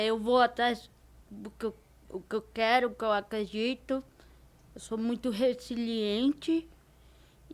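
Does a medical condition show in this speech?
Yes: cerebral palsy; diparetic form.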